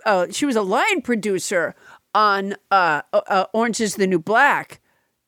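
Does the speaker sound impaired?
No.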